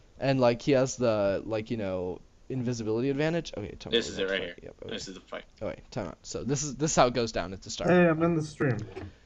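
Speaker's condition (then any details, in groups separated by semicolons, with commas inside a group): No condition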